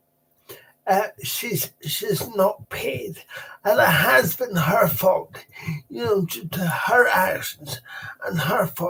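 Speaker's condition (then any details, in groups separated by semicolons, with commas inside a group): Cerebral palsy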